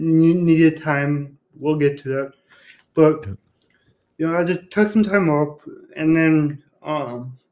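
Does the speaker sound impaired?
Yes: cerebral palsy; from birth complication, born without pulse or breathing and revived, diagnosed near age one; completely self-sufficient, lives alone, relearned walking, femur and right ankle surgery at eight, repeat surgery expected.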